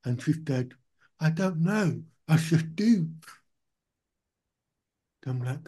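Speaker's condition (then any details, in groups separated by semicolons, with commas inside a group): Profound deafness; powerful hearing aids early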